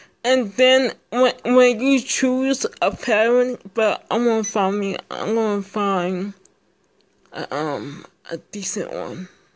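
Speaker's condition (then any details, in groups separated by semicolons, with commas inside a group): Speech impairment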